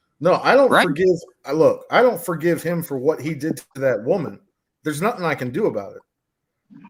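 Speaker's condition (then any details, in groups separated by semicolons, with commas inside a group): No condition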